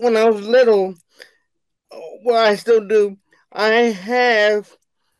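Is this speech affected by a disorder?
Yes: cerebral palsy; wheelchair bound, childhood processing difficulty, occupational and physical therapy improved communication, types with right index finger; unstable voice, pitch goes high and low, speech recognition software produces nonsense.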